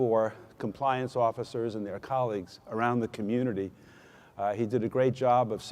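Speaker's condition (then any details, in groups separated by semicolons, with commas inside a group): No condition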